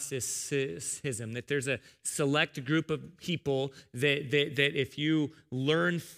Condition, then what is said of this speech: Stuttering. I think I forgot to tell you, I stutter.